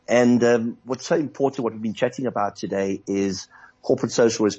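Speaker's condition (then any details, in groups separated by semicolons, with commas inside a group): No condition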